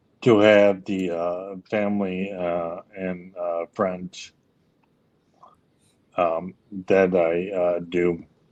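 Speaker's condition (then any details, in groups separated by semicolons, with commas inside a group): ALS; leg onset, later arm weakness; speech issues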